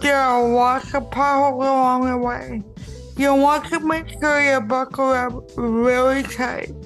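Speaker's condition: Cerebral palsy; impaired speech

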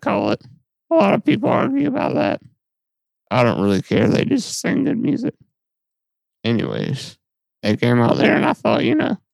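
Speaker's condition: Muscular dystrophy; muscle and fat lost around tailbone

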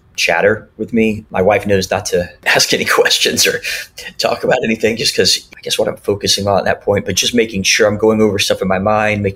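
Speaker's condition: Cleft lip and palate; many surgeries in childhood

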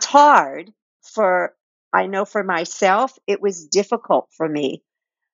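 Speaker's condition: No condition

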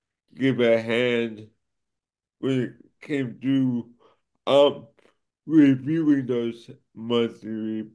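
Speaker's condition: Cerebral palsy; affects speech and motor skills

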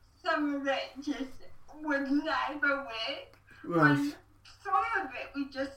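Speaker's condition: Cerebral palsy

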